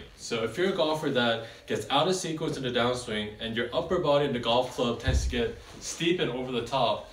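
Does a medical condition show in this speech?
No.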